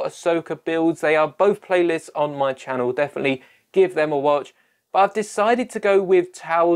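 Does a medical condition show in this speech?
No.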